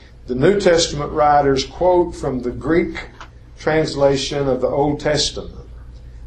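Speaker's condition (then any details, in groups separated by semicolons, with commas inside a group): No condition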